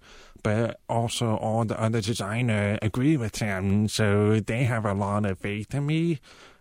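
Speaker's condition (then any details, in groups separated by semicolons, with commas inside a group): Profound deafness; uses cochlear implants, now hears sounds such as rain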